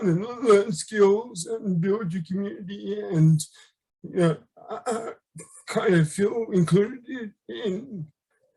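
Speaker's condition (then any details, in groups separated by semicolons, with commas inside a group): Left hemiplegia; left-sided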